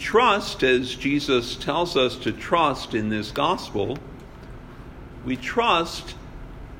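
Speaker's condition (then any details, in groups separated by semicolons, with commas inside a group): No condition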